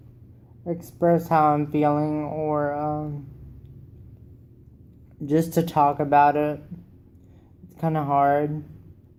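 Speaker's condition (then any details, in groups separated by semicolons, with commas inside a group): Cerebral palsy; wheelchair user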